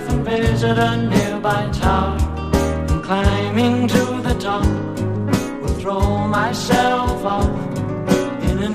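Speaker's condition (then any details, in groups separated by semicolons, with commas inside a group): No condition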